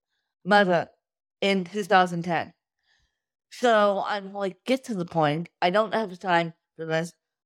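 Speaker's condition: Cerebral palsy; difficulty speaking

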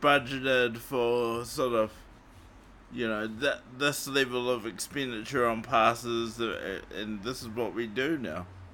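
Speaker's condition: Cerebral palsy; morphine not allowed after it

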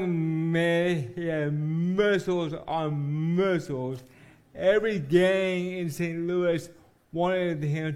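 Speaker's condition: Cerebral palsy; uses wheelchair

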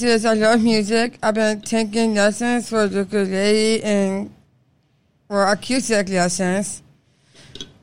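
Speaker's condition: Down syndrome; congenital

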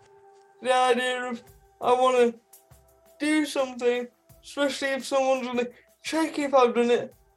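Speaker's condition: Speech impediment; self-conscious about speech

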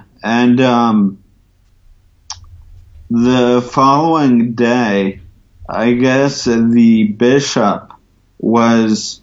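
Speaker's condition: Ataxia from traumatic brain injury; breathing tube two weeks

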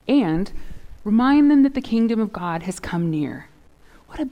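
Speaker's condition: No condition

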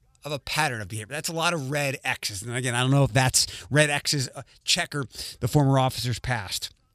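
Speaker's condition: No condition

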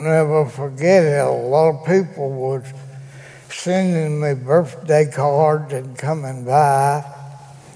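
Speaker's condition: Cerebral palsy; can no longer walk

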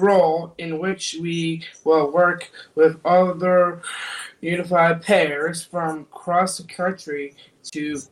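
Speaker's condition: Down syndrome

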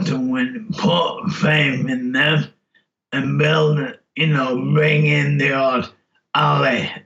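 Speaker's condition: Motor neurone disease; mind still intact

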